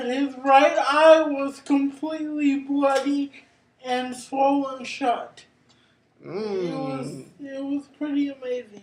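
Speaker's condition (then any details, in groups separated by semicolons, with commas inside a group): Cerebral palsy; brain injury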